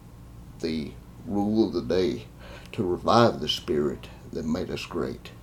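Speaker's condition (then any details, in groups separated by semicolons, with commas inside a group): Cerebral palsy; congenital cerebral palsy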